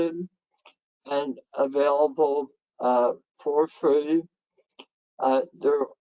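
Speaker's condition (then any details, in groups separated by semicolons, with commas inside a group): Head and neck cancer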